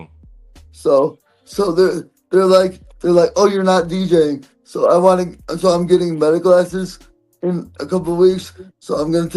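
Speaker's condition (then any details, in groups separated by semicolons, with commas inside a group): Cerebral palsy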